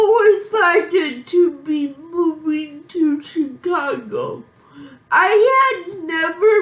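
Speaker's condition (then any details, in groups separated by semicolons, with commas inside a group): Physical speech impairment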